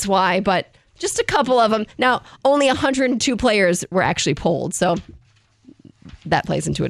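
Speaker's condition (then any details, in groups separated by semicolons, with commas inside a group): No condition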